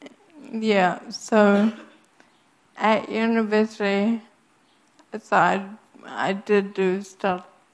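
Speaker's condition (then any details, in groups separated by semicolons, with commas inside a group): Friedreich's ataxia; cannot speak if quiet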